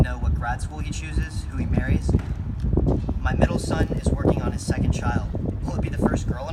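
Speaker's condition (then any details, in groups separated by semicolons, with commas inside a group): No condition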